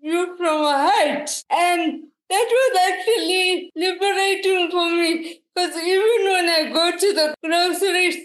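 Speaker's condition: Cerebral palsy; diagnosed at 6 months old, quadriplegic; needs daily help with basic tasks like dressing and making food

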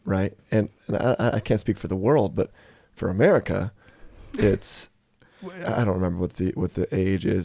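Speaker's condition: No condition

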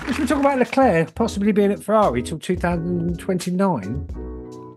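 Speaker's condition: No condition

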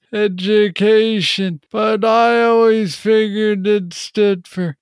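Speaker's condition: Parkinson's disease; young onset Parkinson's disease, diagnosed at age 35; on several medications, two brand-name only without generics; clear on good days, slurred words when off, intelligibility varies between episodes

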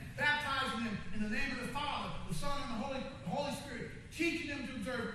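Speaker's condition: No condition

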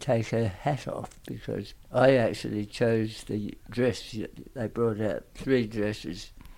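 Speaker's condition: Tongue cancer; aggressive tongue cancer

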